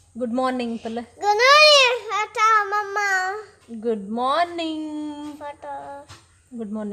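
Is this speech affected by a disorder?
No.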